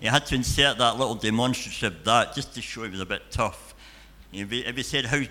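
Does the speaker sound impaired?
Yes: cleft palate and cleft lip.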